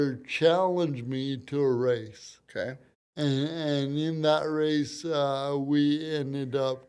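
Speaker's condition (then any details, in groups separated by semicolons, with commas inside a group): Cerebral palsy; from birth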